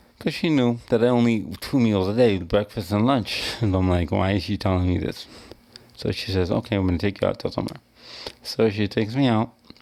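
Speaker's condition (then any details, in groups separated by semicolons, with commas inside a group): Cerebral palsy; wheelchair user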